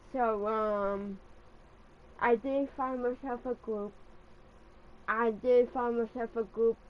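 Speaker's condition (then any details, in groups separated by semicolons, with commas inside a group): Cerebral palsy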